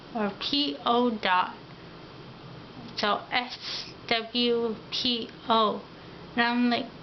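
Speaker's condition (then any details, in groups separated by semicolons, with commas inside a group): Ataxia; affects mouth and tongue coordination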